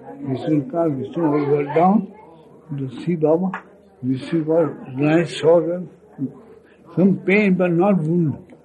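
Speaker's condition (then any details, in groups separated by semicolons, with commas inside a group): Speech loss after head injury; speech feels heavy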